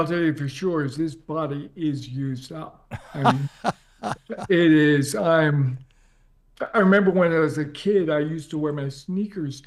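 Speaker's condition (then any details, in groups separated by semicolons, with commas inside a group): ALS; progressive, onset leg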